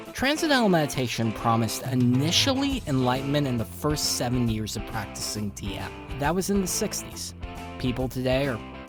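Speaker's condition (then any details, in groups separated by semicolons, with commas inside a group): No condition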